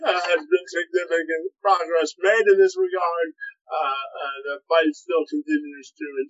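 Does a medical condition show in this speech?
Yes: cerebral palsy; spastic quadriplegic, from birth, legs affected, cannot walk normally, affects muscle memory, movement and dexterity.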